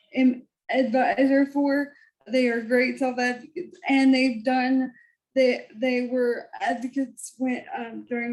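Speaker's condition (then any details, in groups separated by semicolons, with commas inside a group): Cerebral palsy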